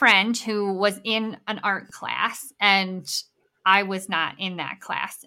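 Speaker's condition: Bilateral cleft lip and palate; congenital

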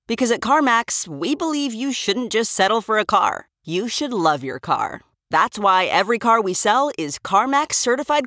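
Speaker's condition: No condition

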